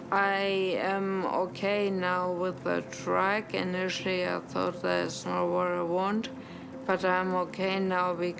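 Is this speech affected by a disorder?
Yes: severe traumatic brain injury, right-sided ataxia.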